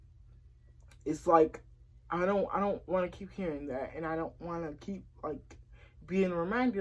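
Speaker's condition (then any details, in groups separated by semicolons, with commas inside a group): Cerebral palsy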